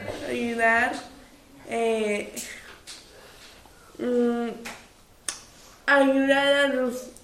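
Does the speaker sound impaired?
Yes: cerebral palsy; wheelchair user, attends Atenpace day centre.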